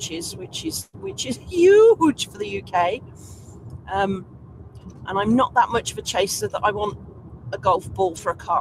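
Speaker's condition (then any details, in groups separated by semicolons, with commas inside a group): No condition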